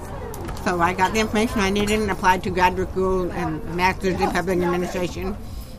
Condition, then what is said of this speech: Deafness. But I heard okay at the time that I was learning speech and language, but my voice will always be different.